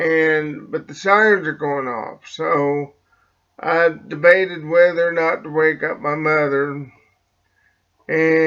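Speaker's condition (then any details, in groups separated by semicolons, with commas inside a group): Cerebral palsy; slight speech impediment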